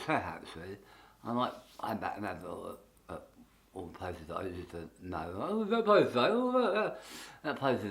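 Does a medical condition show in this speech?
Yes: tongue cancer; half tongue removed.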